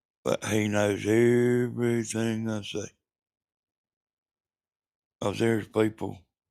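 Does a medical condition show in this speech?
Yes: brain bleed.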